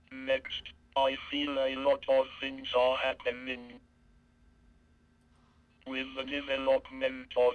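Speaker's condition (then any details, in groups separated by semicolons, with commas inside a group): Cerebral palsy, speech-generating device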